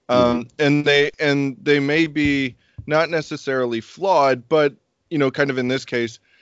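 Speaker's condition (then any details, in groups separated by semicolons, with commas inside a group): No condition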